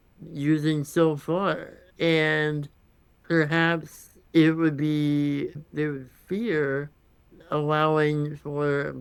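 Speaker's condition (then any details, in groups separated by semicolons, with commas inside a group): Congenital muscular dystrophy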